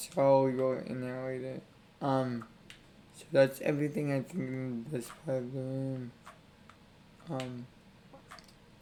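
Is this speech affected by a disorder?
Yes: cerebral palsy; affects legs.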